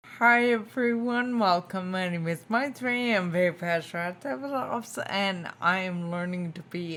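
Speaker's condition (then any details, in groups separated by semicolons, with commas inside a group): Spinocerebellar ataxia type 2, SCA2; tongue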